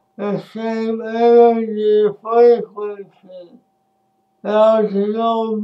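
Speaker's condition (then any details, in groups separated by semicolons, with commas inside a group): Speech impairment after birth surgery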